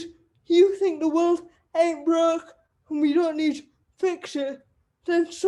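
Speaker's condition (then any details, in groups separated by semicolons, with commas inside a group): Cerebral palsy; wheelchair user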